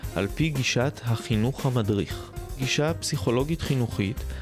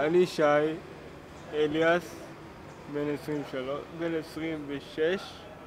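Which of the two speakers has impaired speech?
The second: cerebral palsy; motor disabilities, barely moved as child; age 26, improvable with much work.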